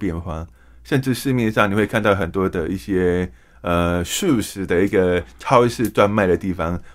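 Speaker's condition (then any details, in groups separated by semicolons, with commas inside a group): Hearing impairment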